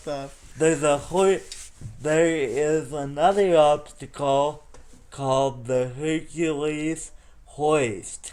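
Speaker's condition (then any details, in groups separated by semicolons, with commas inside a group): Cerebral palsy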